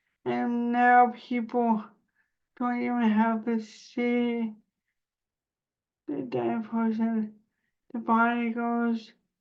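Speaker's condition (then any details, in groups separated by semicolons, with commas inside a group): Cerebral palsy; spasticity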